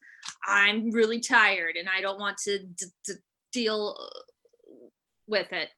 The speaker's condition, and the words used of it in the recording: Stuttering. But for me i found that i'm doing more secondaries now because i tend to do more secondaries when i talk on the phone